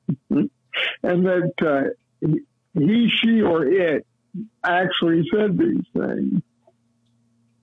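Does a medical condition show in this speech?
Yes: cerebral palsy; lifelong.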